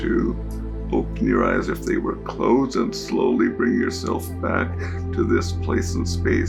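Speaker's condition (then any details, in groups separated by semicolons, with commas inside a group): Cerebral palsy; diagnosed at birth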